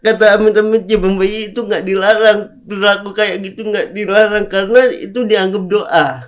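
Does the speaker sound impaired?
Yes: cerebral palsy; congenital cerebral palsy; speaking is difficult.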